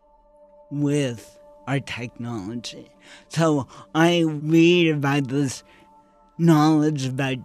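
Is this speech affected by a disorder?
Yes: cerebral palsy; cerebral palsy present from birth, brain cells died at birth; 50 plus years with condition; speech slurred, slurring tongue, hand tremor, reduced balance and coordination, intense muscles.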